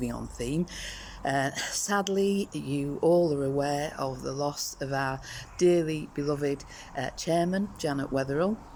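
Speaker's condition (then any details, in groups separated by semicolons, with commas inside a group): No condition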